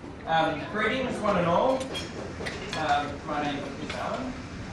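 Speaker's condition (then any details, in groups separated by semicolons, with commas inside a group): No condition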